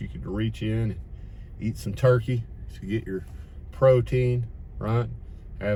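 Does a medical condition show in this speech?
No.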